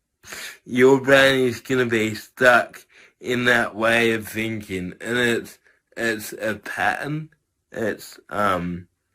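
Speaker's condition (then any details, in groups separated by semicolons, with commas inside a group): Cerebral palsy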